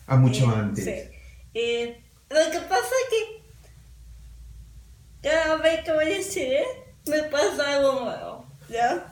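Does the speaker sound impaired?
Yes: cerebral palsy; speech affected, improves with exercise and speech therapy but never normal, sounds drunk, talks a lot.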